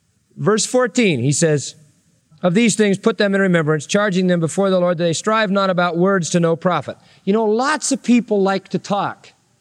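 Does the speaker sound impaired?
No.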